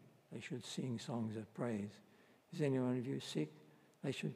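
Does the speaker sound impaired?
Yes: Parkinson's disease; unpredictable effects.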